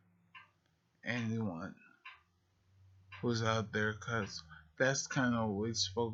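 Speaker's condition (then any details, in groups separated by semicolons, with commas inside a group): Multiple sclerosis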